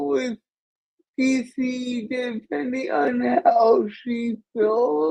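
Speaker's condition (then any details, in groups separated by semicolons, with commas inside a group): Cerebral palsy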